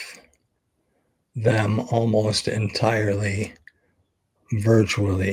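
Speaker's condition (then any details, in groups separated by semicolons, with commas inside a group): ALS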